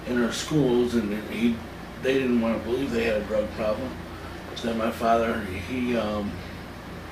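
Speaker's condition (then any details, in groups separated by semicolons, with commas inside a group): Cerebral palsy; from birth, spasticity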